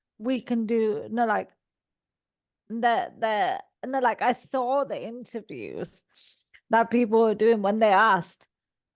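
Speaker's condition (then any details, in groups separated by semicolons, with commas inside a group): Cerebral palsy; all four limbs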